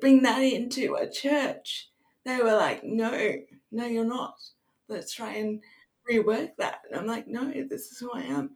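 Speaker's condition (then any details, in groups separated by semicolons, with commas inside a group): Cerebral palsy; wheelchair user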